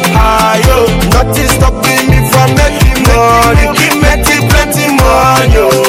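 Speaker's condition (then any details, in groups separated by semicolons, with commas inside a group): No condition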